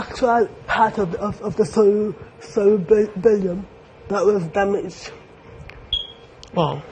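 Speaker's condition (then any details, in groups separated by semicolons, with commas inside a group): Cerebral palsy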